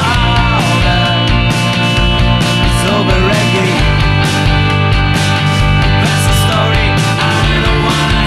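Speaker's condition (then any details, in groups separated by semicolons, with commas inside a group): No condition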